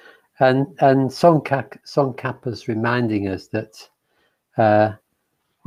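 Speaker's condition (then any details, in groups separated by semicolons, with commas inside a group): No condition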